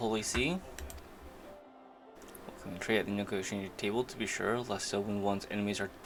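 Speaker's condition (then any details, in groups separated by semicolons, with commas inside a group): No condition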